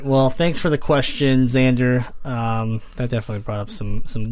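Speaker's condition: Cleft palate; congenital, multiple procedures in childhood, one at Children's Hospital with week-long stay

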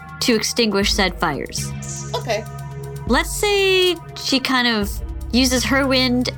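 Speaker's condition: No condition

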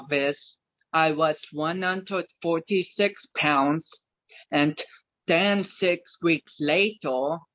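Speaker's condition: Cerebral palsy; speech affected

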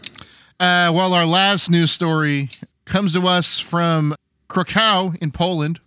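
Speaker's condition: No condition

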